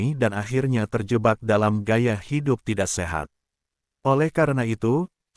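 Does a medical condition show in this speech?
No.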